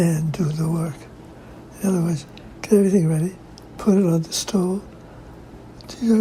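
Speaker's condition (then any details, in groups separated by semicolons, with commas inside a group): Parkinson's disease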